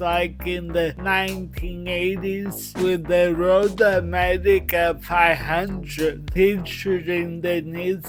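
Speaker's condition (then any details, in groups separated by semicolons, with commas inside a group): Cerebral palsy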